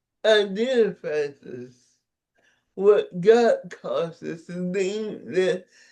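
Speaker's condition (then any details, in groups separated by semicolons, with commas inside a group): Cerebral palsy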